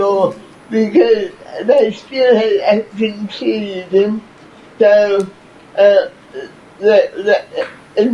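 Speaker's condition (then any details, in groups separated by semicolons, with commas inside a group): Cerebral palsy; from birth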